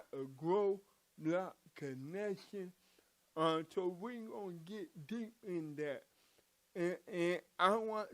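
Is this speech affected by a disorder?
Yes: cerebral palsy; from birth.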